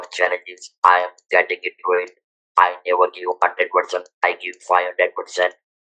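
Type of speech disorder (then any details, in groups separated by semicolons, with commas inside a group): Electrolarynx speech; throat cancer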